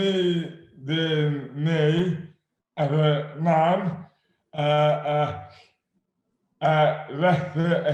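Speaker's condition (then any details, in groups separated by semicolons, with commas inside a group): Dystonia; affects hands and speech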